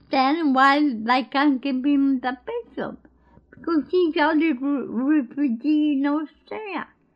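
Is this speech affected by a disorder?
Yes: cerebral palsy; cerebral palsy since birth, born in Greece.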